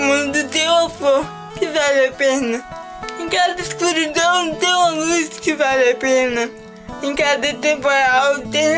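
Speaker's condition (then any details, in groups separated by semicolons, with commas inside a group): Mixed cerebral palsy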